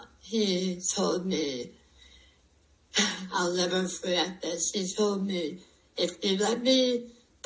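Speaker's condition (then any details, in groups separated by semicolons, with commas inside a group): Head and neck cancer; recurrence, most face and neck lymph nodes removed, 75% tongue removed; two surgeries, two radiation courses, ongoing speech and swallowing therapy; dysphagia, audible saliva while speaking, throat clearing, paced breathing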